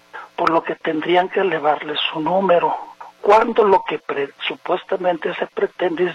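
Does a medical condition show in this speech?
No.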